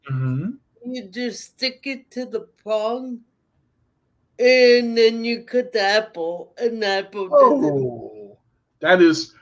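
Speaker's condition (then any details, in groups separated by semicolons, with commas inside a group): Cerebral palsy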